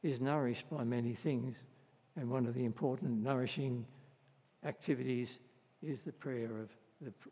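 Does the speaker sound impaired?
Yes: Parkinson's disease; unpredictable effects.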